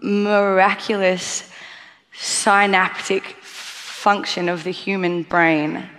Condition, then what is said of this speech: Stuttering. And I'm an adult woman who spends her life as a performer with a speech impediment.